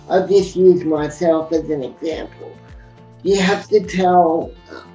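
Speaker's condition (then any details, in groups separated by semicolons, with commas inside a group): Severe cerebral palsy; severe spastic quadriplegia, both arms and legs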